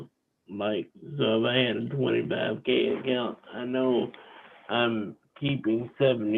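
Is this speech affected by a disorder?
Yes: cerebral palsy; wheelchair user.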